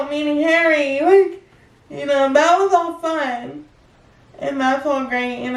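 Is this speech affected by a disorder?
Yes: cerebral palsy.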